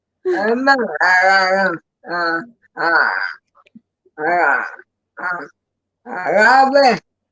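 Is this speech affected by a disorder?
Yes: ALS; bulbar onset, affecting throat area; answers relayed by another speaker.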